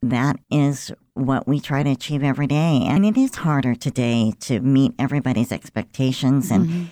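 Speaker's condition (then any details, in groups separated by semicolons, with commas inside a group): Cleft lip and palate; present since birth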